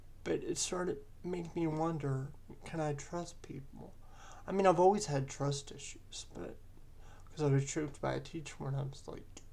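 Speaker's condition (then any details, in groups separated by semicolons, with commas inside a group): Cerebral palsy; present from birth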